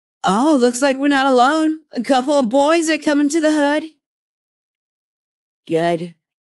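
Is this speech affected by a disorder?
No.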